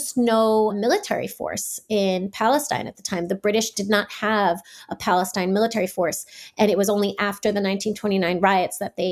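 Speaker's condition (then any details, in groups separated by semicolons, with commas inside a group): No condition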